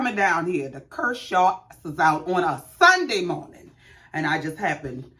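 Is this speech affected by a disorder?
No.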